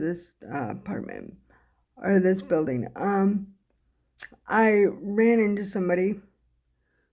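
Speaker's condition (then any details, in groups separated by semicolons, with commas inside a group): Cerebral palsy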